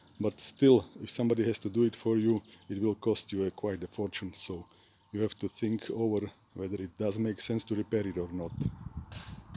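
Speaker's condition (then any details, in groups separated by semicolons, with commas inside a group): No condition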